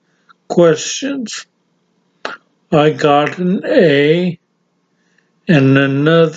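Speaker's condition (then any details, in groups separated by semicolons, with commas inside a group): Severe brain injury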